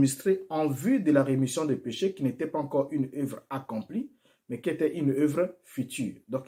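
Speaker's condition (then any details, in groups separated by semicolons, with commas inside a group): No condition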